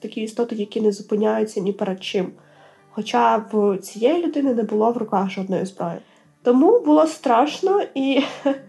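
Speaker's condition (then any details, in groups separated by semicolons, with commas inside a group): No condition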